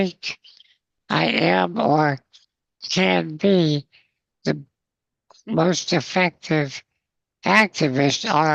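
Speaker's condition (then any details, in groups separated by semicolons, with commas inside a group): Spinal muscular atrophy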